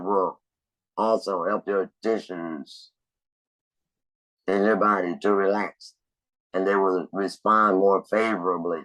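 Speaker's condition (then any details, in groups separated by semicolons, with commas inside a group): Laryngectomy; laryngectomy for cancer; pneumatic speech device, working six months after surgery; lost voice, device speech with good volume and clarity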